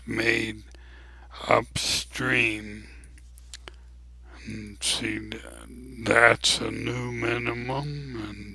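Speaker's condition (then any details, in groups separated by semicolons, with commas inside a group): ALS; abnormally slow voice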